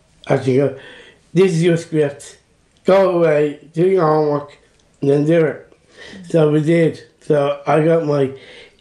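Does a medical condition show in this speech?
Yes: Down syndrome; then speech and drama training.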